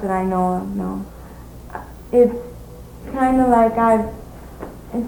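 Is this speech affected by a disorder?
Yes: cerebral palsy; premature birth, cranium damaged during delivery, maternal Asian flu, diagnosed at 1.5 years, many surgeries; speaks fluently with few pauses.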